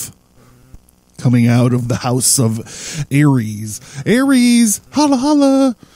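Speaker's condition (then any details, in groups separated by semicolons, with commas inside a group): No condition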